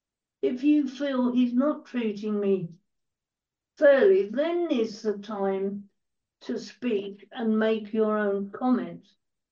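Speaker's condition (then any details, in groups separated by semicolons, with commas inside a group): Cerebral palsy, quadriplegia; dictated book to Steve who typed, speaks fast when in full flow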